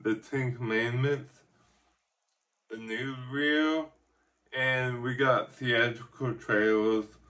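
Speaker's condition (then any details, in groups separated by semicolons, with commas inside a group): Ataxic cerebral palsy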